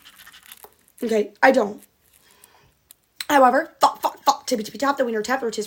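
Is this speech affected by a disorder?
Yes: Tourette syndrome; Tourette syndrome with swearing vocal tics (coprolalia); tics flaring heavily while discussing tics and cussing in this clip; vocal tics with swear words and repeated phrases, worse when talking about tics or cussing.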